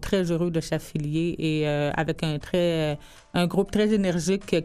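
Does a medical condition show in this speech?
Yes: hearing loss since birth; congenital hearing loss, born hard of hearing; expresses herself very well, worked very hard for it, also speaks English well.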